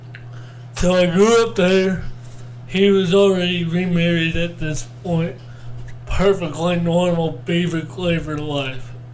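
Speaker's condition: Cerebral palsy; born not breathing

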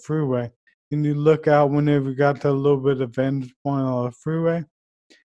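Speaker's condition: ALS; diagnosis by exclusion took over a year and a half

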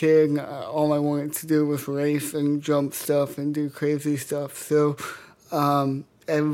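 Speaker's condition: Cerebral palsy; speech affected

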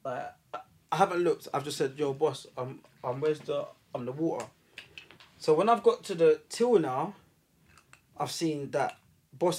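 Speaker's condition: No condition

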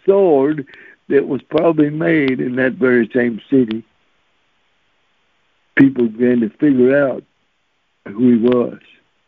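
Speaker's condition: Cerebral palsy; since birth

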